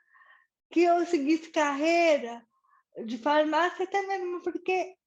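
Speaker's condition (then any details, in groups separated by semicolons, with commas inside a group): Cerebral palsy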